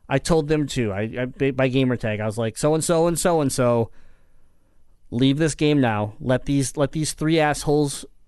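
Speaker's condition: Cleft palate; talked differently growing up

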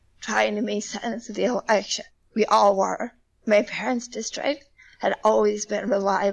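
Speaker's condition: Spasmodic dysphonia; past Botox injections into vocal cords

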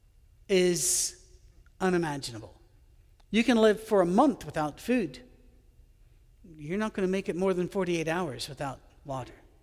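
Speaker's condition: No condition

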